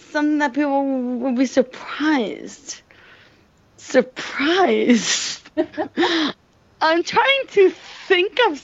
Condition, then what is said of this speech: Stuttering. They've always taught me to speak slower and blend the words together so that I am able to talk better.